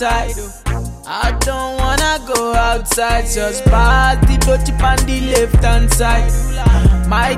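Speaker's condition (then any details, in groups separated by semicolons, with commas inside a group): No condition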